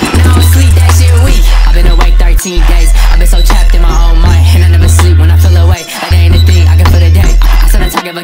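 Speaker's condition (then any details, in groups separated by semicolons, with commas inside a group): No condition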